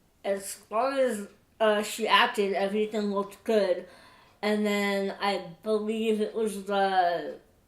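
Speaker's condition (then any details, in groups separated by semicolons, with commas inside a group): Moebius syndrome; small tongue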